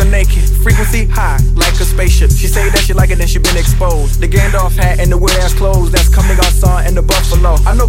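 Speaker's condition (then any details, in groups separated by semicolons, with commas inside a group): No condition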